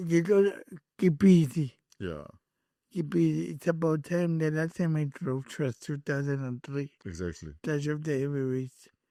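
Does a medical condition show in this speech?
Yes: cerebral palsy.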